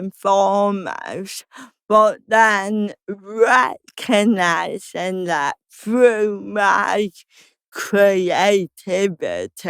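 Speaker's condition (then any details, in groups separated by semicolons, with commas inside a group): Cerebral palsy; slow speech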